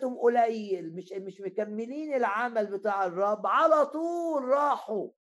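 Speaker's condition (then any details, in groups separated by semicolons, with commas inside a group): No condition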